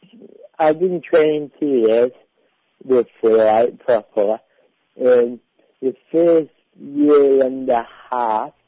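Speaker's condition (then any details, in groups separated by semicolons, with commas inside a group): Cerebral palsy; cerebral palsy from birth, predicted never to walk, walked with walking frame, prone to rounded shoulders; back training straightened posture and shoulders; delayed development and talking, speech therapy paid by parents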